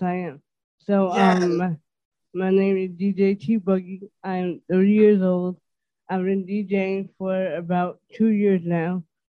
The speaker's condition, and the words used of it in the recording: Dysarthria. So I just thank God that, you know, God blessed me with how I sound now.